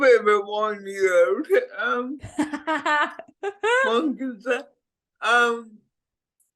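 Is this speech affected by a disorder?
Yes: cerebral palsy; speech impediment.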